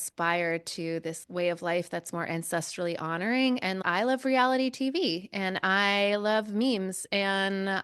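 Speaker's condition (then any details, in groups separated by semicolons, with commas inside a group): No condition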